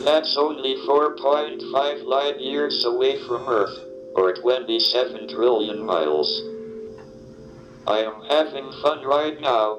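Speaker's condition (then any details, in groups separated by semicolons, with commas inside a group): ALS, speech-generating device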